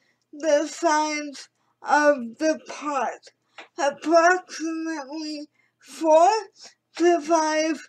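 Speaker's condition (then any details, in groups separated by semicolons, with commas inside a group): Cerebral palsy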